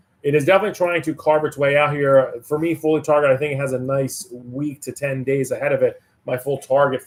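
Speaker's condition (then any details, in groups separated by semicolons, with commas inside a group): No condition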